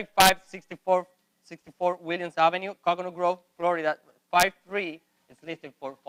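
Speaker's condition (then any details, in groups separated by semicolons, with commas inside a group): No condition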